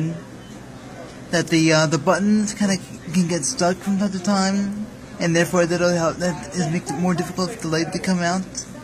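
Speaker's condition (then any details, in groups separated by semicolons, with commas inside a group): Cerebral palsy; speaks fast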